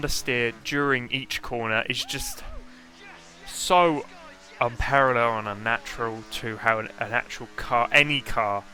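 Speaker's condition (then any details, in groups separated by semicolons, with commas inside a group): No condition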